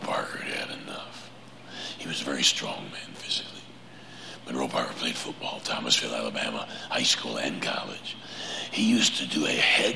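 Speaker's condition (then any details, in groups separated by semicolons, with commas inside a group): Laryngeal cancer; laryngectomy scheduled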